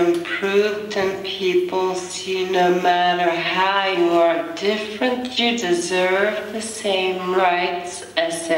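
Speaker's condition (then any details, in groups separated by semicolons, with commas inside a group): Cerebral palsy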